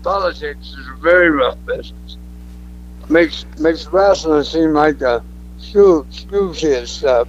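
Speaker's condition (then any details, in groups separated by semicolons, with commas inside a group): Throat cancer; quit podcasts over it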